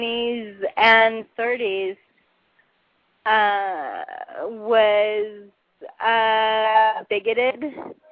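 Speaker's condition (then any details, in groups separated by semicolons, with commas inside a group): Cerebral palsy; handwriting painful and messy; stutters from speech muscle involvement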